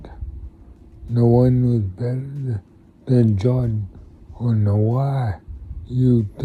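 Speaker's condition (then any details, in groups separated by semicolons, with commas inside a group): Multiple sclerosis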